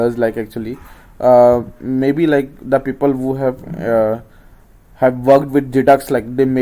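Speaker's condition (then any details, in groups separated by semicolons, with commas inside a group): No condition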